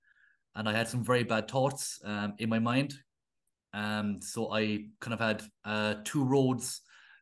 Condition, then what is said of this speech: Stuttering. And I think that when I learned to really accept myself, I felt a lot of the mental aspect of a stuttering just slowly disappear.